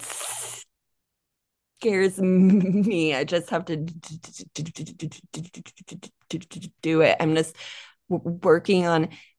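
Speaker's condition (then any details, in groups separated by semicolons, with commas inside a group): Stuttering; stutter since childhood, more severe when younger, quiet child avoiding speaking, NSA workshop in Fort Lauderdale; still stutters, no problems communicating at work, growing confidence; more comfortable the more people spoken to, sound repetitions; repeated sounds, prolonged sounds, blocks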